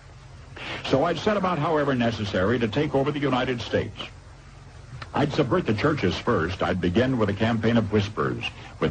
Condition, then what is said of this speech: None; typical speech.